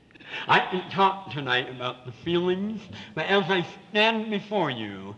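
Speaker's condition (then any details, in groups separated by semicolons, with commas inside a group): Severe cleft palate with lisp; congenital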